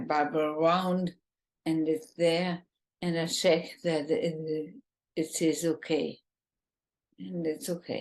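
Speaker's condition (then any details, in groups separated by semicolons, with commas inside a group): ALS, bulbar form, bulbar onset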